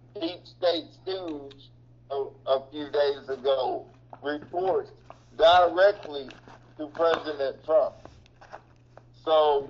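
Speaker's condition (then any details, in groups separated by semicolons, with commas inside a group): Cerebral palsy; mobility affected, previously off feet; reports being back on feet, running in yard days after taking ImmuCyst supplement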